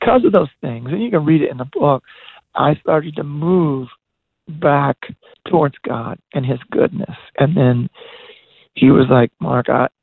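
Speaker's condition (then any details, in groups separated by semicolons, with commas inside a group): Voice disorder; progressive voice disorder, debilitating disease diagnosed, first voice loss 1995 at youth pastors conference, worsened from 2002; 1995 voice dropped out, couldn't sing or talk, later lost range, control and power, raspy, broken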